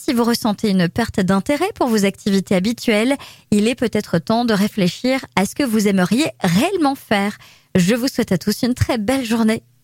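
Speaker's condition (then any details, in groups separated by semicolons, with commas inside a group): No condition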